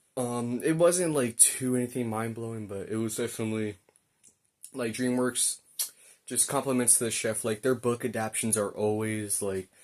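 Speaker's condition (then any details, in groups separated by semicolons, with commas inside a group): No condition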